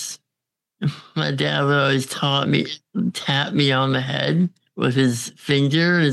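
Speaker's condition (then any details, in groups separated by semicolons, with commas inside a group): Congenital muscular dystrophy; doctor predicted inability to thrive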